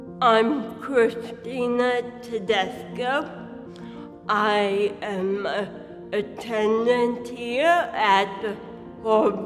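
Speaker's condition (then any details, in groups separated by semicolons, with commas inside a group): Cerebral palsy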